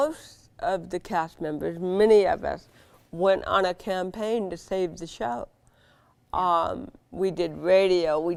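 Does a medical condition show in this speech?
Yes: cerebral palsy.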